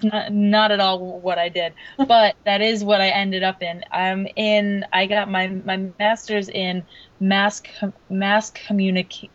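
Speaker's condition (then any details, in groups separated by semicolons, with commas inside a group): Stuttering; onset second or third grade, formerly covert, therapy at 15, American Institute for Stuttering, New York; still stutters a good amount, ongoing sessions at American Institute for Stuttering, not practising tools recently; Stuttering modification, prolongations, easy onsets, pullouts, voluntary Stuttering, breathing format, slowing speech greatly reduces Stuttering; repeated sounds, repeated words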